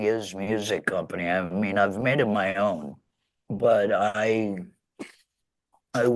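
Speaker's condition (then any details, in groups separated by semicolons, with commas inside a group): Laryngectomy; laryngectomy after throat cancer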